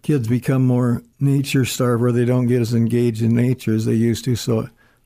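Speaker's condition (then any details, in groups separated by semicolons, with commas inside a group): Parkinson's disease; stutters and stammers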